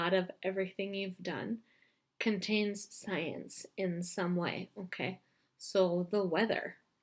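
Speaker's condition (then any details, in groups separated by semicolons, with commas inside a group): No condition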